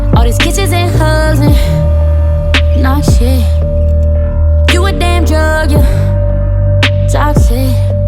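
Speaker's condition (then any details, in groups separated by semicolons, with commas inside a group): No condition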